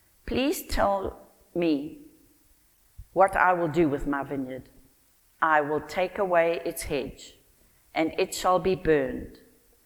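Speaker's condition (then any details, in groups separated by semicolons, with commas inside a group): No condition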